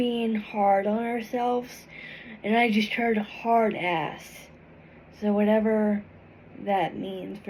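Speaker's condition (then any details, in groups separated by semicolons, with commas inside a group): Cerebral palsy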